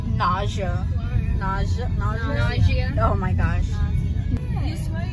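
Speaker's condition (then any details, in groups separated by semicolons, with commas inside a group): No condition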